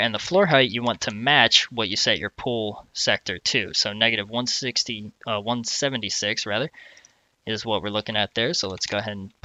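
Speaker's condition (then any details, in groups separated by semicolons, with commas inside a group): No condition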